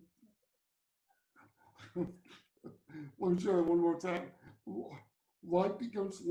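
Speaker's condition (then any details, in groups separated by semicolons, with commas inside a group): Cerebral palsy; from birth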